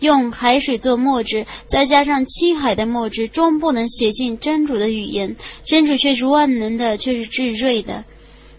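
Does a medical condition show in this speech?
No.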